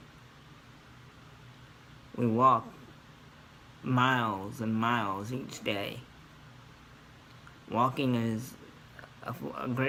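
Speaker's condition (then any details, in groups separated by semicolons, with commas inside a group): Cerebral palsy; scoliosis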